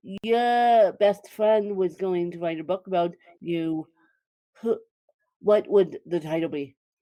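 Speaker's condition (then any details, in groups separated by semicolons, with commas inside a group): Cerebral palsy, mixed, moderate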